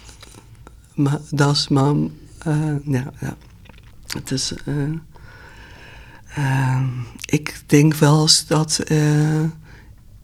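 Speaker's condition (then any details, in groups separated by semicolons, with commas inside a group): Primary progressive aphasia; underlying dementia pathology, gradually worsening, onset late 2018, diagnosed two years ago after speech recordings; needs extra time to speak, difficulty expressing what to say, struggles in unexpected situations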